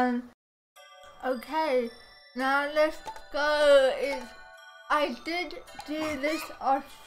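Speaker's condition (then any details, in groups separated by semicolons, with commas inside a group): Cerebral palsy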